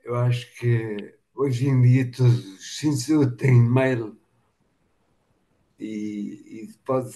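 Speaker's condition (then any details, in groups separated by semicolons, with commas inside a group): Machado-Joseph disease (sca3)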